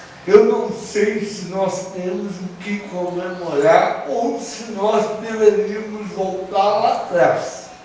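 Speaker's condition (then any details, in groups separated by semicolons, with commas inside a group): Cerebral palsy; no speech as child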